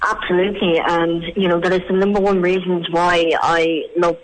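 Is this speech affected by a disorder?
Yes: cleft palate; congenital, with leg problems, could not eat properly before age 6, over 30 surgeries in Ireland.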